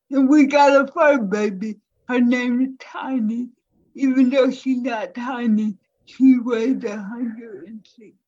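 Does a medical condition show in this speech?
Yes: cerebral palsy; from birth; speech impairment, voice sounds different, strangers wrongly assume cognitive disability on hearing voice.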